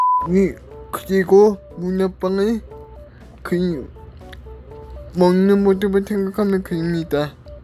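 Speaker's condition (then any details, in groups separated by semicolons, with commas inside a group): Cerebral palsy; brain lesion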